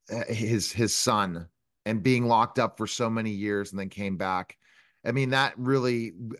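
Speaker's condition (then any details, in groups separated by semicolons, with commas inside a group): No condition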